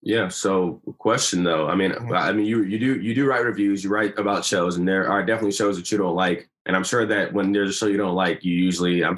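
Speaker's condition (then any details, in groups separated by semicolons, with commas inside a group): No condition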